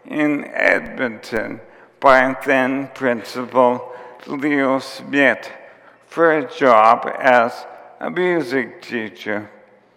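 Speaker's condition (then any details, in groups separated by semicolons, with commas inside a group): ALS; onset with tiredness and clumsiness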